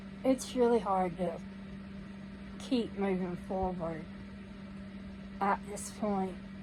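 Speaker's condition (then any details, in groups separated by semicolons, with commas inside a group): Cerebral palsy; needs crutches to walk, no teeth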